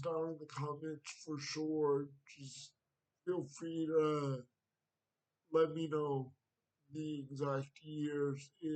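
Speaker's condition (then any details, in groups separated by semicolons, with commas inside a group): Cerebral palsy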